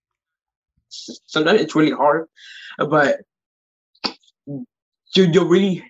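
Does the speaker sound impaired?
Yes: stutter; born deaf; 14-year-old boy, stutter ongoing; sometimes really hard, prefers listeners not finish sentences; here repeated sounds, prolonged sounds.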